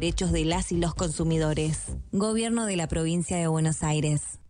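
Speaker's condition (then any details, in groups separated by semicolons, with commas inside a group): No condition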